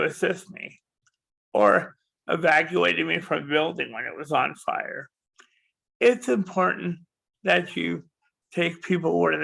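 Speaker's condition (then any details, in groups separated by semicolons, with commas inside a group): Cerebral palsy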